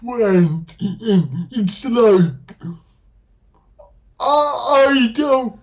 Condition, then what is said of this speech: Dysarthria. Yeah, no, it just sounds like, you know, I having talked to you for the last few minutes now, you're very easy to understand.